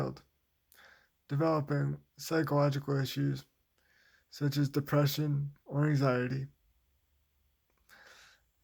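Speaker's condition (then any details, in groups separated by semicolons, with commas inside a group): Cerebral palsy, spastic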